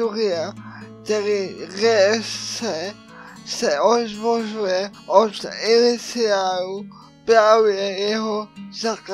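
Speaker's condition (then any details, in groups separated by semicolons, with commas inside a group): Cerebral palsy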